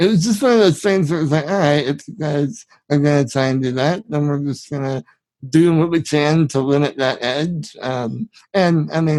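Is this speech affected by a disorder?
Yes: spinal muscular atrophy; genetic, from birth.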